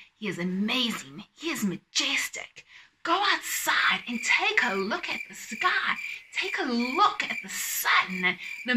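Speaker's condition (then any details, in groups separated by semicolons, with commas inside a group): No condition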